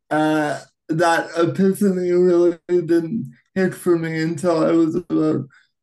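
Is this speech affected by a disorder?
Yes: cerebral palsy, right-sided high tone.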